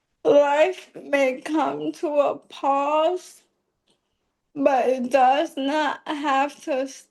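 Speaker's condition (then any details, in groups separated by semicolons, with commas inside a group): ALS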